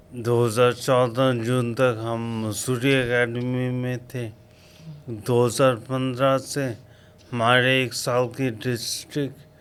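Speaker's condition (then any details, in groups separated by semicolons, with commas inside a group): Coma after road accident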